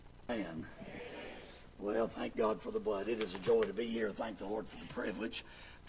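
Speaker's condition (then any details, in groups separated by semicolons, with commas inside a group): Vocal fold paralysis, bilateral; speaks with false vocal folds; Kermit-the-Frog-like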